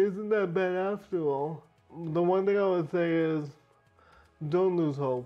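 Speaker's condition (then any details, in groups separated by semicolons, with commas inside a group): Brain injury; speech therapy, speech now fairly understandable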